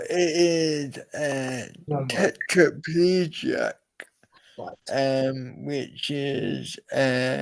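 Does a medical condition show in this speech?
Yes: cerebral palsy.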